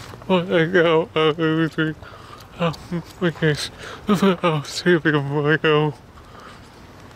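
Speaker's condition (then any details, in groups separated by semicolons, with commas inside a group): Cerebral palsy; speech disability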